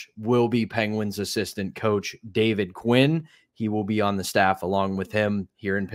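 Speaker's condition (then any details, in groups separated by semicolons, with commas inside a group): No condition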